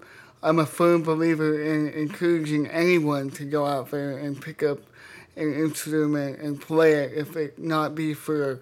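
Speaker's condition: Cerebral palsy; congenital, entire left side affected, left eye, foot and hand; taught self to move left hand, finger mobility developed through years of guitar playing; speech affected

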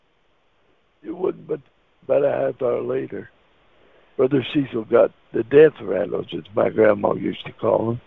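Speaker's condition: Cerebral palsy; wheelchair user

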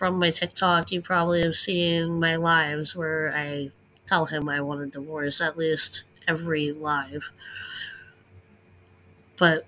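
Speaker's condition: Cleft lip and palate, unilateral cleft lip and palate; no airflow through left nostril

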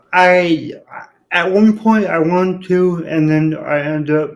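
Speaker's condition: Cerebral palsy; from birth complication, born without pulse or breathing and revived, diagnosed near age one; completely self-sufficient, lives alone, relearned walking, femur and right ankle surgery at eight, repeat surgery expected

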